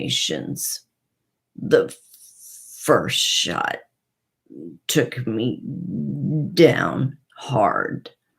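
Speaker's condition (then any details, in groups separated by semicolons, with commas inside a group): Parkinson's and essential tremor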